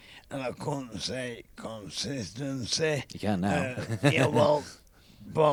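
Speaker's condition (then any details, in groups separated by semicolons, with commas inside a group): ALS; young onset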